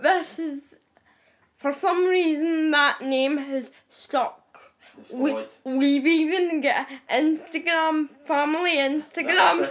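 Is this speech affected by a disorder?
Yes: cerebral palsy; wheelchair user, frequent pain and tiredness.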